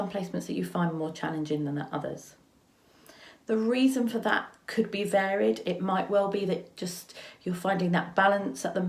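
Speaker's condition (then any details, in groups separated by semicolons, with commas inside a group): No condition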